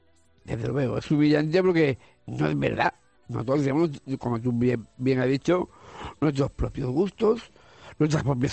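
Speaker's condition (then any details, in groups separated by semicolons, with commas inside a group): Down syndrome; trisomy 21, three copies of chromosome 21, genetic, congenital, age 47; lives alone with home help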